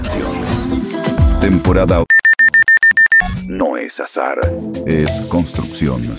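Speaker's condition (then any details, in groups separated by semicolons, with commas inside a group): No condition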